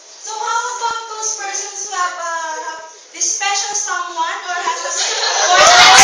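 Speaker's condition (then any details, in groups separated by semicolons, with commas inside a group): No condition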